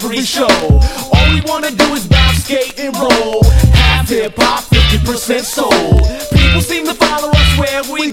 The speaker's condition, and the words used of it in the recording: None; typical speech.